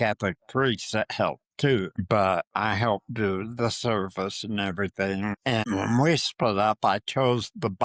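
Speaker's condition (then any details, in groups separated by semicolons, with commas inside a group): Parkinson's disease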